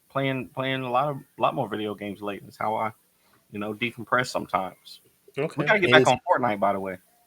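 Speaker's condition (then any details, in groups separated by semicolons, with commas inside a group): No condition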